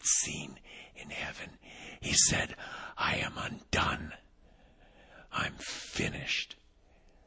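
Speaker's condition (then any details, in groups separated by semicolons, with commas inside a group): Vocal cord paralysis, unilateral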